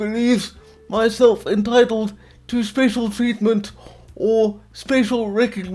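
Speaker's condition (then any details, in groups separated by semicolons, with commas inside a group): Quadriplegic cerebral palsy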